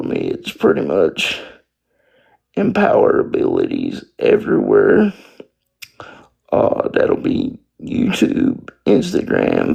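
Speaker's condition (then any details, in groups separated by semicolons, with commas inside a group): Spastic quadriplegic cerebral palsy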